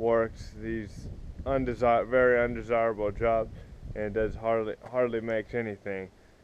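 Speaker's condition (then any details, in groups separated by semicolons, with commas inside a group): Cerebral palsy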